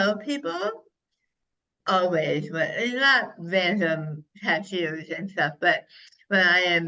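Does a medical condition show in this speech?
Yes: head and neck cancer; stage four, surgery, radiation, cisplatin chemotherapy.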